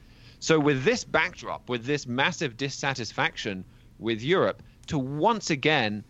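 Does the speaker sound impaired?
No.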